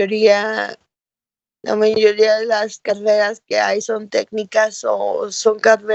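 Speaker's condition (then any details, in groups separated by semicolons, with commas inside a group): Cerebral palsy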